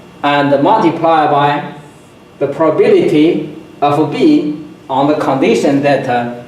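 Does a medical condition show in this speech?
No.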